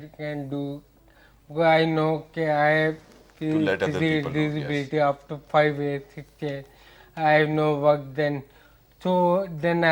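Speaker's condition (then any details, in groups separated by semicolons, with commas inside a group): Ataxia; speech difficulty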